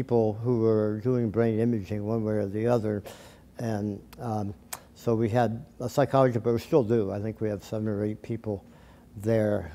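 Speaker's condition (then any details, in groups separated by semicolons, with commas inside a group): Tongue cancer surgery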